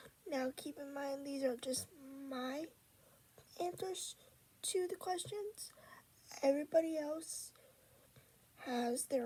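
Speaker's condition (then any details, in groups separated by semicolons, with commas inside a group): Cerebral palsy; unable to walk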